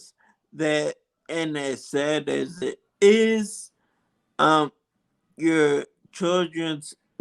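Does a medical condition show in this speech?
Yes: multiple sclerosis.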